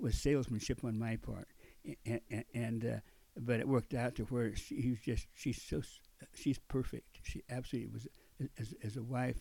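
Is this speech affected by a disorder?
Yes: stuttering after combat injury; acquired after combat injuries as marine, eye and internal injuries, four back operations, hip replacement; still not talking very well; stuttered almost 100% at first, could not be understood; here repeated sounds, repeated words.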